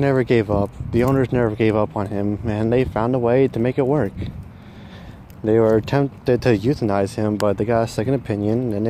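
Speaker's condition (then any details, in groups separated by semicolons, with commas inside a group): No condition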